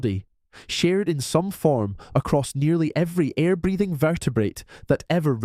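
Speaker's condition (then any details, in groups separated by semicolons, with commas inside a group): No condition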